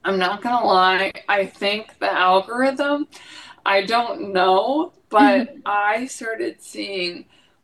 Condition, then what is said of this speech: ALS (motor neuron disease). My mother-in-law is grabbing my voice amplifier.